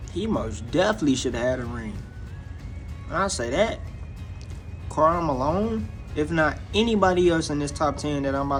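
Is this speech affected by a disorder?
No.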